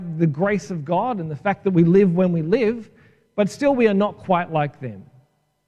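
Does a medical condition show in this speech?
No.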